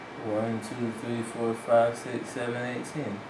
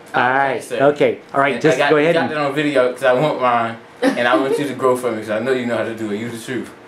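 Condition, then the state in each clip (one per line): Acute dystonic reaction
Before IV diphenhydramine
After IV diphenhydramine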